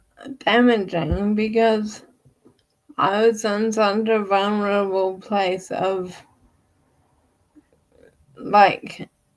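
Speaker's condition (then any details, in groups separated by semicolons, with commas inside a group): Friedreich's ataxia; wheelchair user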